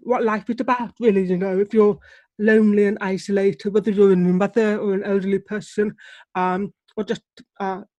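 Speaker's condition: Deafness; relies on lip reading

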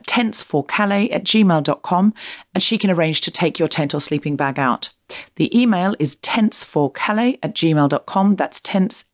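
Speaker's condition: No condition

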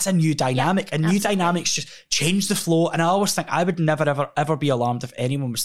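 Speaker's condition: No condition

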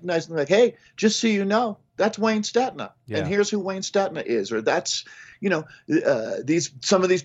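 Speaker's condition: No condition

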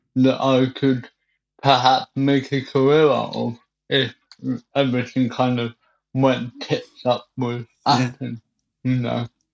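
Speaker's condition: Cerebral palsy; wheelchair

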